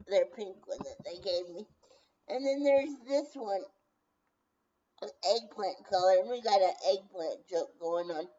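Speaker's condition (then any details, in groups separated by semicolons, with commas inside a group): Brain injury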